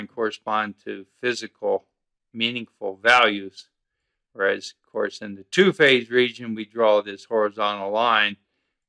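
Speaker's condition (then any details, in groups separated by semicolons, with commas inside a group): No condition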